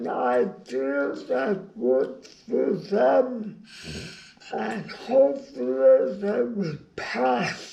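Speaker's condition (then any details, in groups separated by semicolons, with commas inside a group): Brain injury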